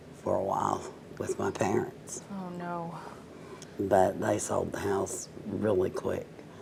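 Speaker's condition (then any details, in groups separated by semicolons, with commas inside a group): Cerebral palsy, mild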